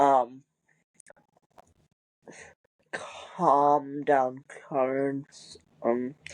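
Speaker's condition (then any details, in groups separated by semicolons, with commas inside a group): Cerebral palsy; wheelchair user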